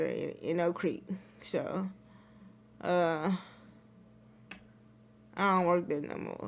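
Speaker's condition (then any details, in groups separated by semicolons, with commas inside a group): Cerebral palsy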